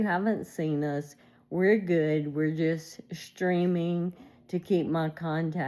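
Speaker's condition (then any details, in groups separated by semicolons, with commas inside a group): ALS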